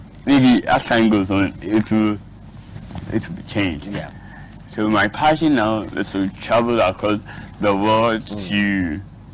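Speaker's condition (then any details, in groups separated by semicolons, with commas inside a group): Cerebral palsy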